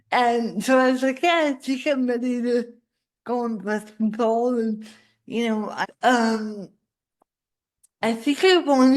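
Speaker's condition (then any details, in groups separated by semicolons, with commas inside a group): Cerebral palsy; spasticity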